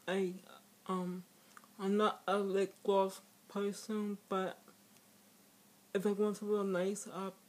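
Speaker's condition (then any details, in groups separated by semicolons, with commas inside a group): Speech impairment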